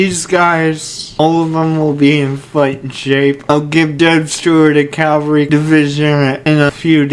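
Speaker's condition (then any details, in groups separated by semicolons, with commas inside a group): Cerebral palsy; only one hand usable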